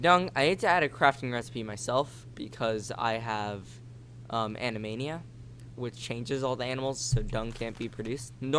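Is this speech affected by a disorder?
No.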